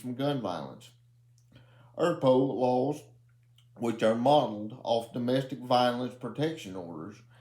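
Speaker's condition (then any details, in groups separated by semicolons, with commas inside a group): Cerebral palsy; reports speaking clearly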